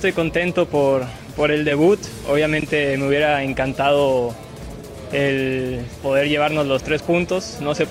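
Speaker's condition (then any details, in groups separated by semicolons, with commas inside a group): No condition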